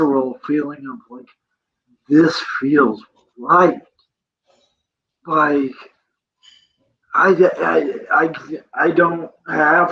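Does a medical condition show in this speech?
Yes: cerebral palsy; present from birth.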